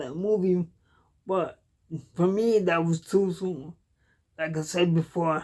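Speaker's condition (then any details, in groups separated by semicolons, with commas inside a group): Cerebral palsy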